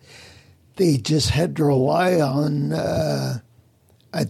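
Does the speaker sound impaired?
Yes: spinocerebellar ataxia; rare neuromuscular disease, mobility challenged, noise-induced anxiety; speech impediment.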